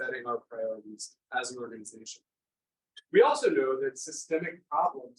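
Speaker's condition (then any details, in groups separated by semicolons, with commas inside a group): No condition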